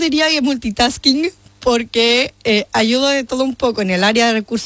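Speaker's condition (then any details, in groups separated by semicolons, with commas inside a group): Down syndrome; genetic condition, present from birth; described by host as speaking very well and clearly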